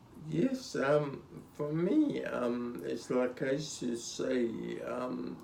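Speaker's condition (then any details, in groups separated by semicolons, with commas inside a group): Spinocerebellar ataxia (sca7)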